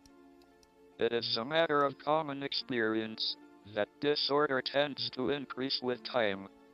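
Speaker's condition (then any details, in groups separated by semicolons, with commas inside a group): ALS, speech-generating device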